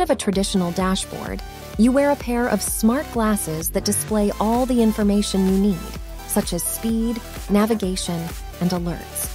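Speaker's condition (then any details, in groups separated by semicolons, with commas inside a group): No condition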